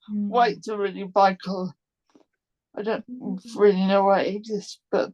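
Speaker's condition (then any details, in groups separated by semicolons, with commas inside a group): Cerebral palsy; complex form, present from birth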